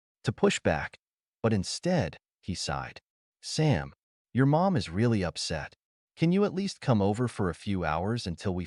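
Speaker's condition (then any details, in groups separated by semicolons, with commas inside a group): No condition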